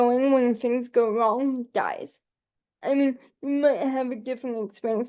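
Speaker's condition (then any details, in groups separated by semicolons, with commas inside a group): Cerebral palsy; quadriplegic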